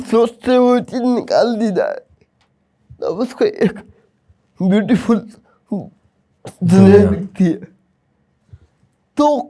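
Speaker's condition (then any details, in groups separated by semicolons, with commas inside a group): Cerebral palsy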